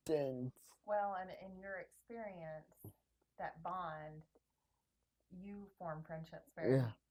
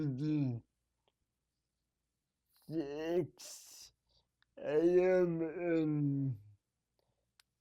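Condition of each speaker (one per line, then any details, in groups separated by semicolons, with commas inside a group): No condition
Cerebral palsy; needs help at night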